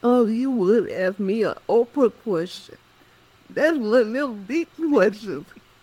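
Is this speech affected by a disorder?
Yes: cerebral palsy; speech affected, cognition intact; employers reluctant to hire because of speech.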